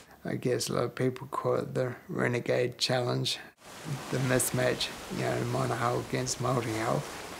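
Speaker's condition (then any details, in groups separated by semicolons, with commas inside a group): Multiple sclerosis; slurred like drunk as day progresses with fatigue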